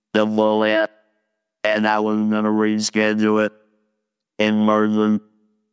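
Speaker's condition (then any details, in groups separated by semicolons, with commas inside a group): Laryngectomy, total laryngectomy with electrolarynx; voice box removed for laryngeal cancer from smoking cigarettes, electric wand held to throat; robotic electric wand voice, hard to understand at first, talking effortful, wand not hard to learn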